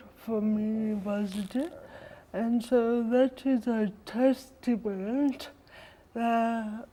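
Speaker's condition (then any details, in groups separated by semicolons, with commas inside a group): Cerebral palsy; birth oxygen deprivation, affects movement and muscles; past therapy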